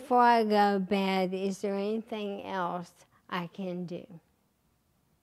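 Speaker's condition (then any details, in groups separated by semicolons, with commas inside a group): ALS; recently diagnosed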